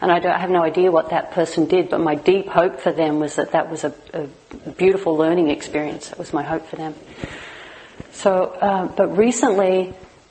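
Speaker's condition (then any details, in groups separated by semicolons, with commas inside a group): No condition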